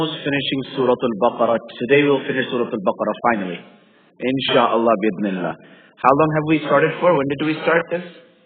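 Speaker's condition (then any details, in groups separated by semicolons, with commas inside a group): No condition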